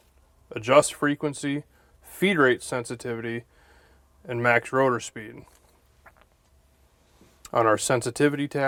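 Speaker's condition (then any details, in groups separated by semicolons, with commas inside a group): No condition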